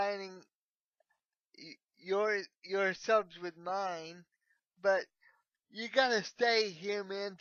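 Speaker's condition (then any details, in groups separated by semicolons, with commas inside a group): Cerebral palsy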